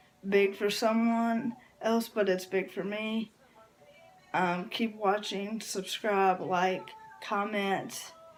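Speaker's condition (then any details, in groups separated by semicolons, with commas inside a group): Cerebral palsy; from birth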